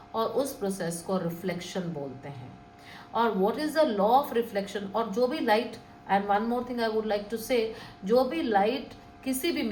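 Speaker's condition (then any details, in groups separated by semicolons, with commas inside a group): No condition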